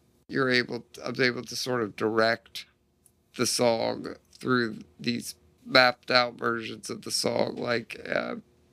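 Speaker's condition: Duchenne muscular dystrophy; no family history

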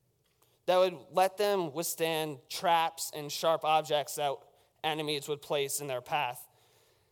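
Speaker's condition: No condition

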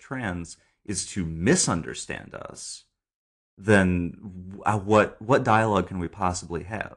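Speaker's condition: No condition

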